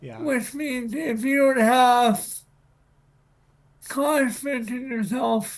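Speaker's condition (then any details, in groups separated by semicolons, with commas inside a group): Cerebral palsy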